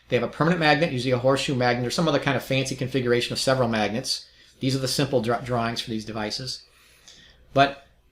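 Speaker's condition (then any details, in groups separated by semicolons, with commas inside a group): No condition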